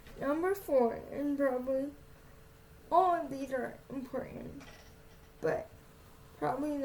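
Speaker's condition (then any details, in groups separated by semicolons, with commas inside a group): Cerebral palsy, spastic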